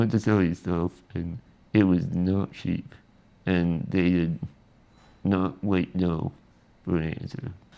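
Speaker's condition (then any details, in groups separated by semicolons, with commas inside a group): Spinal muscular atrophy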